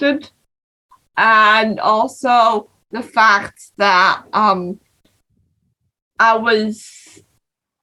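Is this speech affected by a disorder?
Yes: cerebral palsy.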